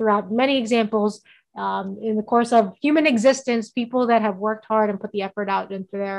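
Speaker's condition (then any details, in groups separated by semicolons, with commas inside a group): No condition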